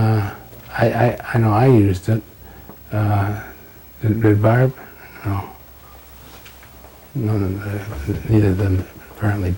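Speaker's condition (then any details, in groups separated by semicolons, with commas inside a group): Parkinson's disease; slowed down, on medication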